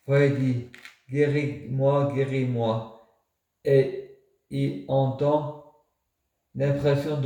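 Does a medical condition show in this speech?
Yes: multiple sclerosis.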